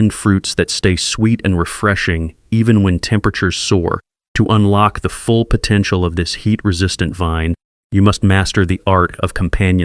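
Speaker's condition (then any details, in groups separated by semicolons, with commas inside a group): No condition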